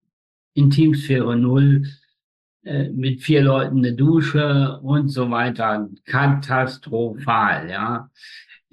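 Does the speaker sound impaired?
Yes: spastic tetraparesis; birth injury, cord around neck, oxygen loss up to 15 minutes, all four limbs, facial paralysis; slightly hoarse from many speeches; difficulties controlling speech.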